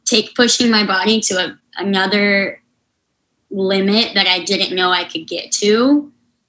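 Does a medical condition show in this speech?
Yes: unilateral cleft lip and palate; severe congenital unilateral cleft lip and palate.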